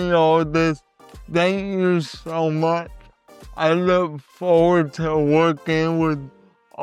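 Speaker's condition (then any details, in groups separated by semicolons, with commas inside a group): Cerebral palsy; voice often not understood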